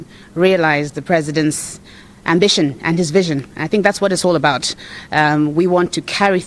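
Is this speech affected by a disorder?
No.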